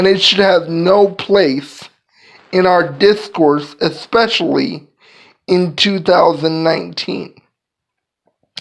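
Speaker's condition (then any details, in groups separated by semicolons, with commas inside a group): Cerebral palsy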